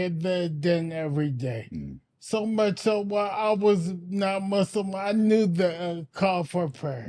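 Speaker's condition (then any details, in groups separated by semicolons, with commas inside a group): Anoxic brain injury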